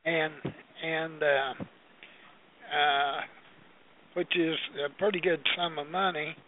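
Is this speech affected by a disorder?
Yes: Parkinson's disease; long-standing, tremor, trouble with fine hand work as watchmaker, hard to eat; shivering, shaking at time of recording.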